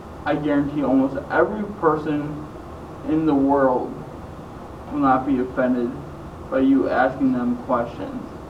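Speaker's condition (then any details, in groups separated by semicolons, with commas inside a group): Traumatic brain injury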